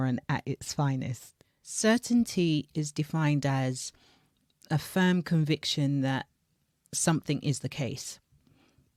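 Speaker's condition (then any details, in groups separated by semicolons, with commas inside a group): No condition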